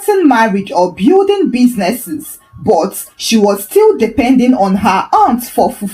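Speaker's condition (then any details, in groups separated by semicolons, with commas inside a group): No condition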